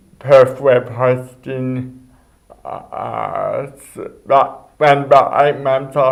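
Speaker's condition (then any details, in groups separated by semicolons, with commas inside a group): Cerebral palsy; speech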